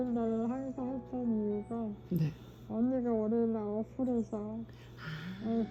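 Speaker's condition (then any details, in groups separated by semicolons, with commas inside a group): ALS (Lou Gehrig's disease); wheelchair, hoist transfers; very difficult coughing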